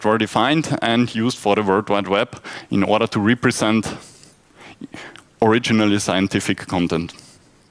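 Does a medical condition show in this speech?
No.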